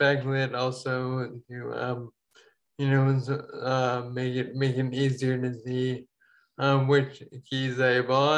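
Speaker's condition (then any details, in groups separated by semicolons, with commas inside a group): Ataxia; falls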